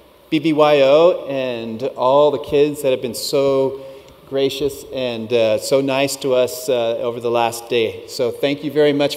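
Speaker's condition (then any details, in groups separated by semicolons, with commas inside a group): No condition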